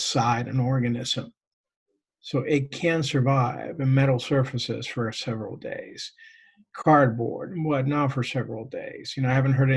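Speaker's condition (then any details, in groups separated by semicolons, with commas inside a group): No condition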